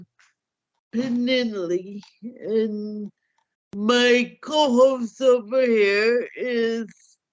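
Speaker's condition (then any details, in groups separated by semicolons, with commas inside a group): Cerebral palsy; hamstring treatment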